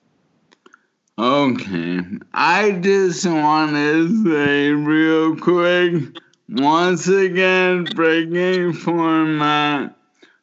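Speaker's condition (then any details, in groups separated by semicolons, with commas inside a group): Motor neuron disease; can no longer dance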